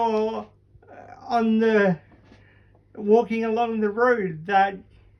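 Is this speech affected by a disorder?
Yes: cerebral palsy.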